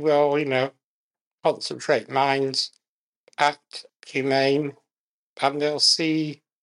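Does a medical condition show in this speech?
Yes: muscular dystrophy; very slowly progressive muscular dystrophy, severe physical disability, relies on voice control of devices; can just about speak, effortful enunciation, limited breath, uses fewest words to conserve breath.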